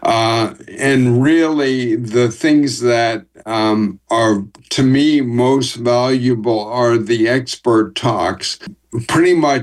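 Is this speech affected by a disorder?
Yes: ALS; limb-onset, first symptom sudden herky-jerky walking, diagnosed about two years after symptom onset; walking worsened from limp to cane, enrolled in Austin study on speech and behavior changes; speech audibly affected, formerly fast talker, voice banking via Team Gleason word banking program.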